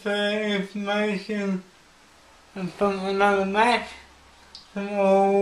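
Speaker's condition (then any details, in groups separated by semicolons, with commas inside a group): Cerebral palsy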